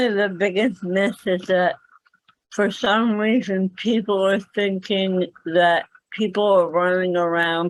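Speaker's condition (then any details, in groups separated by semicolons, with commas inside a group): Cerebral palsy; speaks better than types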